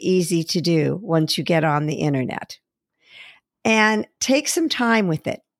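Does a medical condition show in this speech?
No.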